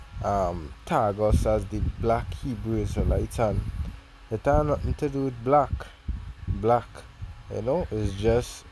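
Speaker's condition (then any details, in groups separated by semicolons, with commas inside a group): No condition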